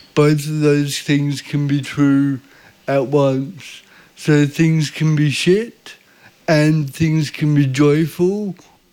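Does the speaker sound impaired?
Yes: cerebral palsy.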